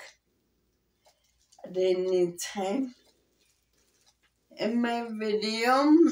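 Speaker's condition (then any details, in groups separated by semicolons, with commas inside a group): Muscular dystrophy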